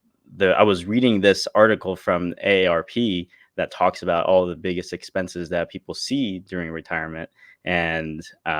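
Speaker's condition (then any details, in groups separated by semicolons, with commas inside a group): No condition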